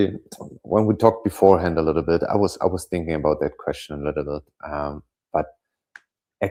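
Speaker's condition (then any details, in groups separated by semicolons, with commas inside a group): No condition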